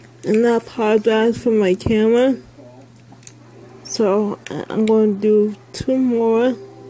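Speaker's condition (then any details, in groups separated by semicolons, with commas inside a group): Speech impairment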